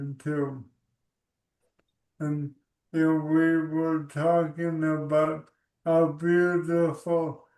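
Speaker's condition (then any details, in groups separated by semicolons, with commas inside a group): ALS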